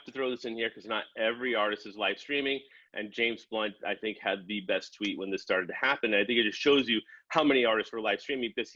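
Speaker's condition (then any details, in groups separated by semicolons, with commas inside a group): No condition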